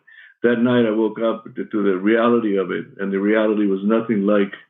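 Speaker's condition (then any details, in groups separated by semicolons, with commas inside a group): Parkinson's; shaky voice, may stumble on words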